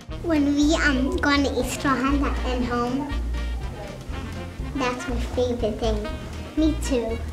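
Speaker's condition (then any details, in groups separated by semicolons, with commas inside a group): No condition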